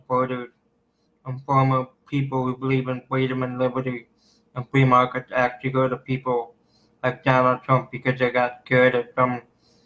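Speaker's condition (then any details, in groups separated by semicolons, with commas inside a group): Cerebral palsy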